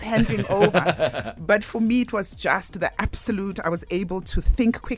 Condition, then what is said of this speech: None; typical speech.